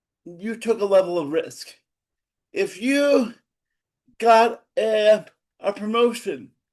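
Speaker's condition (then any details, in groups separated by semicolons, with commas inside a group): Cerebral palsy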